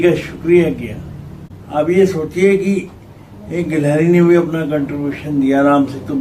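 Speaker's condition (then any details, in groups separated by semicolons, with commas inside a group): Cerebral palsy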